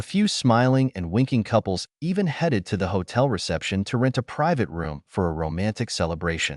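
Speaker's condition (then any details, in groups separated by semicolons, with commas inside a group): No condition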